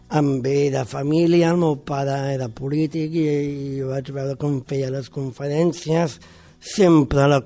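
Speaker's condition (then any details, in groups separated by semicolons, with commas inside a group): Down syndrome; congenital, born with it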